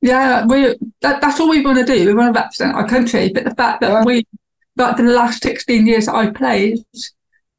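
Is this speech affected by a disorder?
Yes: deafness, lost hearing around age 4; cochlear implant; cochlear implant after university, deteriorated after car accident, internal implant replaced; new implant not restoring hearing, awaiting electrode pull-back surgery, left ear under speech banana.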